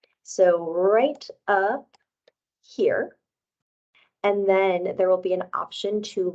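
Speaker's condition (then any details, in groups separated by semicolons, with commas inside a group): No condition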